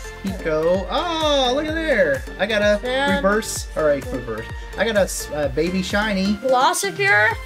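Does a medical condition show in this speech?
No.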